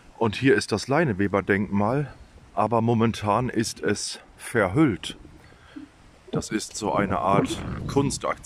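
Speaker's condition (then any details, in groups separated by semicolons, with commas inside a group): No condition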